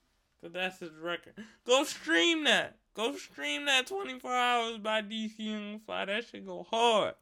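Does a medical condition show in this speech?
Yes: cerebral palsy; fluent, no slur, not slow, sounds loud when passionate.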